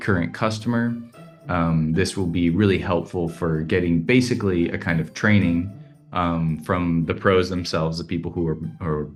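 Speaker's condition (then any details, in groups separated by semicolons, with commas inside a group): No condition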